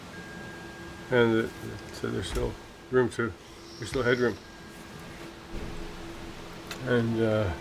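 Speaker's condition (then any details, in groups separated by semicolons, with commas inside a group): Parkinson's disease; symptoms began early 50s, diagnosed around age 56 to 57, Lewy body dementia a year later, aunt had Lewy body dementia; about 8 years since diagnosis, mobility changes, falls related to Parkinson's and medication, daily morning exercise, physiotherapist; more animated in conversation than five years earlier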